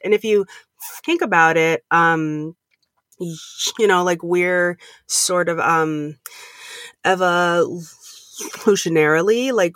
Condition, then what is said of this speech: Stuttering. Like, these things that we're doing, like me, every time I get on stage, I'm not just concerned about stuttering.